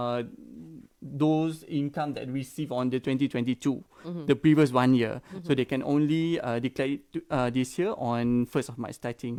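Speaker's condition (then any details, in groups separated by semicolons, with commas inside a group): No condition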